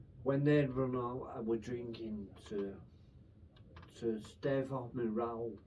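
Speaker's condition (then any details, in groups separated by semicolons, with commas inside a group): Brain infection with surgery; brain lesions from infection, brain surgery, was locked-in, paralysed; recovering, relearned walking, speech improved over six to seven months; left-side paralysis, breathing tube, hardly talked early, words jump out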